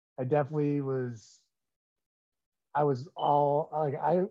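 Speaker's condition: No condition

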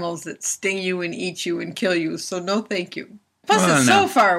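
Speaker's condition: No condition

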